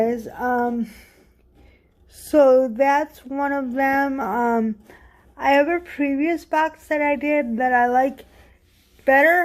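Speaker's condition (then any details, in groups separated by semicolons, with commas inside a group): Cerebral palsy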